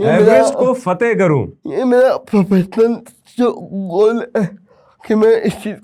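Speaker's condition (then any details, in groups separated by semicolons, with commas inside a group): Cerebral palsy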